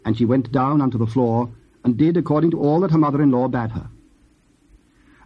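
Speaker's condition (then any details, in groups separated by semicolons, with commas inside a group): No condition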